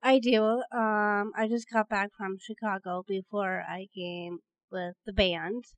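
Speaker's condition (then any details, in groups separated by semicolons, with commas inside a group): Down syndrome; also hard time breathing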